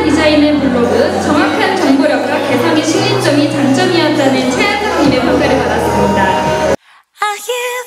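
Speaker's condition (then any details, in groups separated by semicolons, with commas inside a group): No condition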